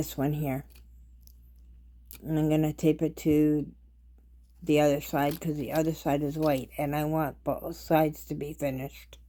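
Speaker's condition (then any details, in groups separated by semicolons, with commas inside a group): Cerebral palsy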